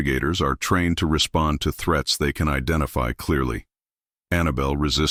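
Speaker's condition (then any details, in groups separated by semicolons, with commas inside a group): No condition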